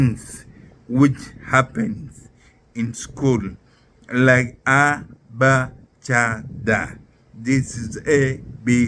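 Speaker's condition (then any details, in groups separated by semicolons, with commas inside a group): Neurological disease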